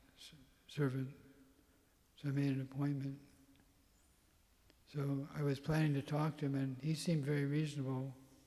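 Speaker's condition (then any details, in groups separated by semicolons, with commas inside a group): Parkinson's; tremor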